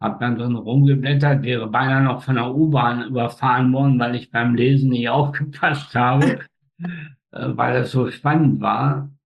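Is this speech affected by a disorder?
Yes: spastic tetraparesis; facial paralysis, speech control difficulties.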